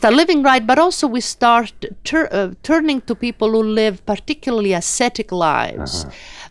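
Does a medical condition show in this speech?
No.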